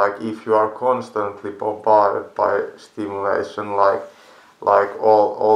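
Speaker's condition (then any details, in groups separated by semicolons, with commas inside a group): No condition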